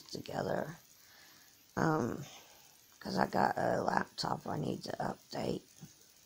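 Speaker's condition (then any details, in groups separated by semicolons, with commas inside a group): Cerebral palsy; from birth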